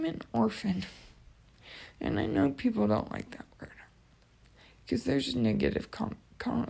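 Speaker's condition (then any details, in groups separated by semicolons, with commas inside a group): Cerebral palsy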